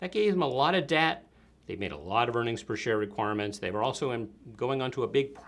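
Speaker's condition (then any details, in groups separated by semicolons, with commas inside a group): No condition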